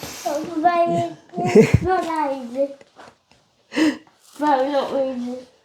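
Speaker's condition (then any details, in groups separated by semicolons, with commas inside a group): Cerebral palsy; from birth, brain injury; about four years therapy, improved speech and movement; speech not expected in infancy, now speaks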